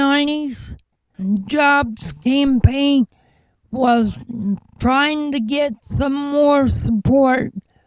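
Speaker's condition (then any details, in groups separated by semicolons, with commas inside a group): Cerebral palsy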